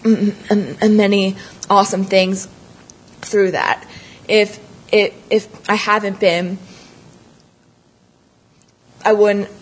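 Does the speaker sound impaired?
Yes: stuttering; stuttering recognized as a problem around fourth grade after changing schools, first met others who stutter through Our Time at 16; stuttered a lot on own name in tenth grade, used tricks to hide stuttering; here repeated sounds.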